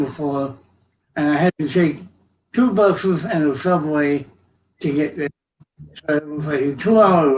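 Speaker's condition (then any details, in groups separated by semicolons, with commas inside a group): Cerebral palsy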